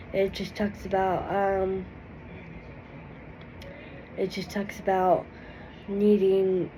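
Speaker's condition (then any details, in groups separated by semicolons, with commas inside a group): Cerebral palsy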